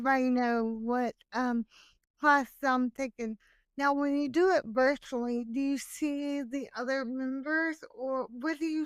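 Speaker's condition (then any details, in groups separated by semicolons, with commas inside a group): Cerebral palsy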